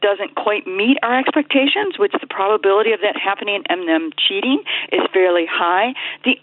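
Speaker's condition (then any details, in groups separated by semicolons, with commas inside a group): No condition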